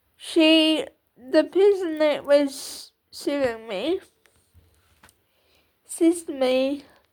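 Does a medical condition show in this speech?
Yes: cerebral palsy.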